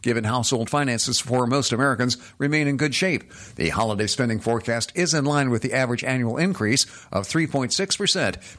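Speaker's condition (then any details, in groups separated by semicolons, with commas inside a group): No condition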